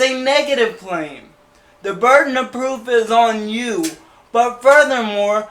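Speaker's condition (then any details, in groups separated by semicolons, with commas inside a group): Cerebral palsy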